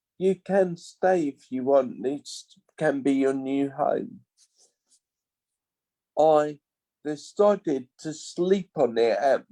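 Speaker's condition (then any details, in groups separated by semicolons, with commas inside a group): Multiple sclerosis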